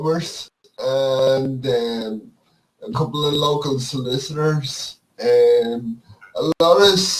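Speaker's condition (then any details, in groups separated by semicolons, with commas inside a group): Cerebral palsy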